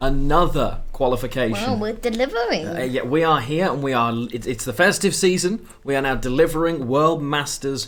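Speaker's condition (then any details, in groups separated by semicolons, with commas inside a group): No condition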